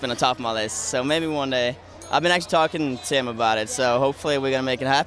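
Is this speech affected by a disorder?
No.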